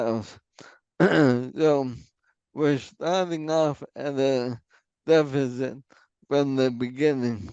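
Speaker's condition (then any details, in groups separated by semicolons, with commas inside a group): ALS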